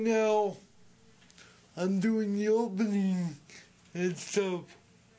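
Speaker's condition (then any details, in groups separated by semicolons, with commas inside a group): Speech impediment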